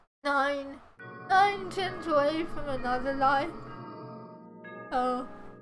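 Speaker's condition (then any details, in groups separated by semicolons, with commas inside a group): Cerebral palsy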